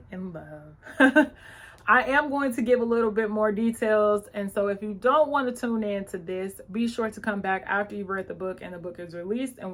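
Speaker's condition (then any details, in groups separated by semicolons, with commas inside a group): No condition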